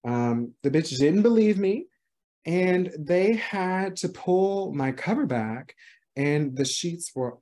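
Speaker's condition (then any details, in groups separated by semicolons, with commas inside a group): No condition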